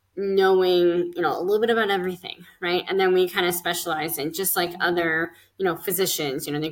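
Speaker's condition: Cleft lip and palate; several facial surgeries

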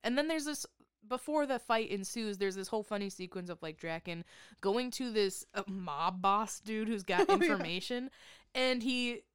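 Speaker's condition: No condition

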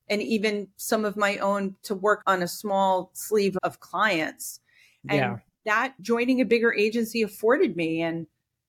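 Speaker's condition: No condition

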